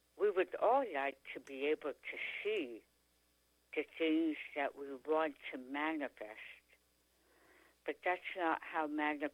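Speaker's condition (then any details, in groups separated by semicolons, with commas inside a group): Tongue cancer; stage 4 tongue cancer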